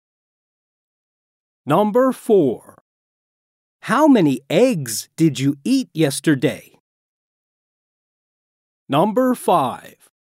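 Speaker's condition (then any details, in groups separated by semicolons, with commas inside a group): No condition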